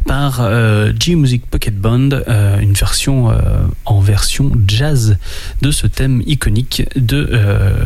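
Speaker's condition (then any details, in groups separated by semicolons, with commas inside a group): No condition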